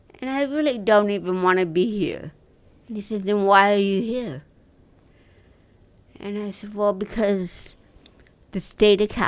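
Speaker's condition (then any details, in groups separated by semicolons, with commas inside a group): Dystonia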